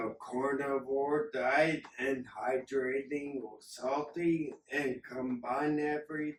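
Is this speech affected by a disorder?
Yes: acquired ataxia.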